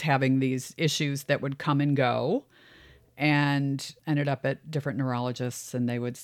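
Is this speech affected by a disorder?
No.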